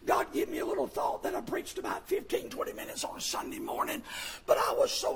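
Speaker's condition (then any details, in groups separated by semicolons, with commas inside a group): Vocal fold paralysis, bilateral; speaks with false vocal folds; Kermit-the-Frog-like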